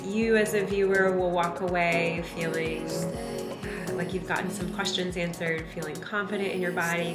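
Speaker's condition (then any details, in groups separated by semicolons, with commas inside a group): No condition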